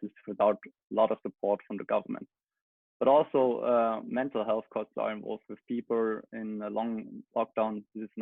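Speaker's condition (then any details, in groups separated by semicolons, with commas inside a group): No condition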